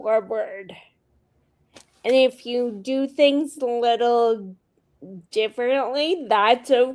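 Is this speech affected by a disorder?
Yes: Friedreich's ataxia; handwriting and speech.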